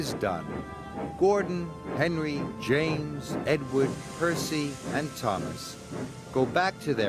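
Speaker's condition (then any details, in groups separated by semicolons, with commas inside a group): No condition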